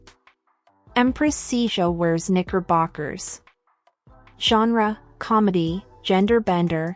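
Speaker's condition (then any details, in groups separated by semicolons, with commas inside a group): No condition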